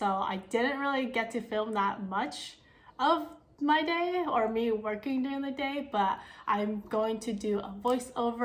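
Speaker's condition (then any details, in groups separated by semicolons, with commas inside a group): No condition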